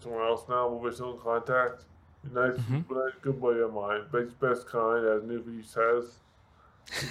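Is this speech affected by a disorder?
Yes: traumatic brain injury; severe, drunk driving crash, brain bleed, collapsed lung, thoracotomy by STARS ambulance, mobility issues; years after injury, now able to talk, gives motivational talks; affects speech and balance, people think drunk.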